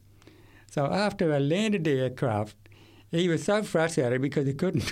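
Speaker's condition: Severe to profound hearing loss; acquired at age 8 from meningitis, Queensland country town, one ear completely destroyed, left ear severe to profound; decades since onset, uses hearing aids, struggles to follow fast speech and lecturers facing away

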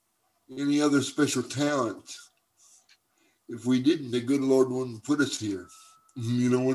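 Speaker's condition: Cerebral palsy; uses wheelchair

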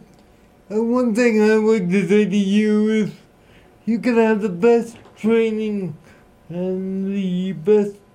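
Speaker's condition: Cerebral palsy

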